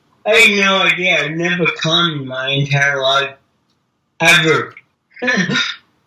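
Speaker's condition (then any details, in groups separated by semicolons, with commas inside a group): Cerebral palsy; present from birth, all muscles, cannot walk, wheelchair; mild speech impediment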